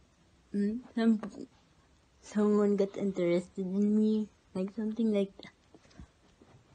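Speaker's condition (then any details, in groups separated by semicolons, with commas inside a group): Cerebral palsy; speech noticeably affected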